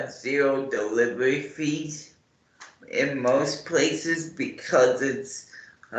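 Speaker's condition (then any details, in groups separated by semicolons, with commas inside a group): Cerebral palsy; morning medication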